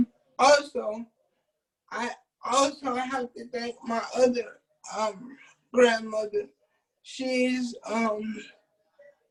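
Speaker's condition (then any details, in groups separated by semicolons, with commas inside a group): Cerebral palsy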